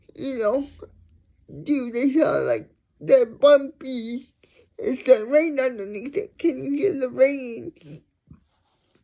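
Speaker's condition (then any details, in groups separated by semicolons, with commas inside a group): Cerebral palsy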